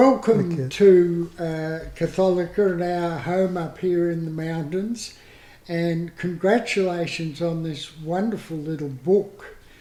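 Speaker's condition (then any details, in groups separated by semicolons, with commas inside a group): No condition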